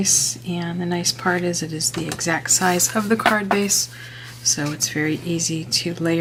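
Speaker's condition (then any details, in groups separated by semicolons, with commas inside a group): No condition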